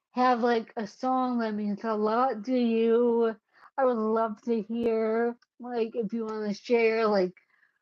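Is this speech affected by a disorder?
Yes: cerebellar ataxia.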